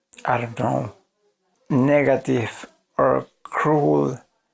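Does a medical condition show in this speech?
Yes: ALS.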